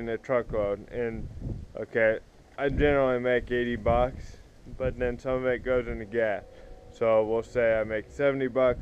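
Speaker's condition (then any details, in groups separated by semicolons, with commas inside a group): Cerebral palsy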